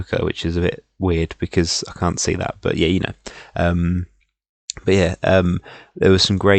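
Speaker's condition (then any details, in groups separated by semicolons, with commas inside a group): No condition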